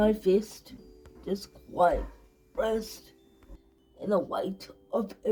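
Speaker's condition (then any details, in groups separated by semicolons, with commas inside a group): Cerebral palsy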